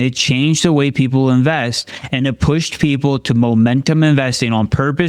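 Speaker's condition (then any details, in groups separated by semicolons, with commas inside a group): No condition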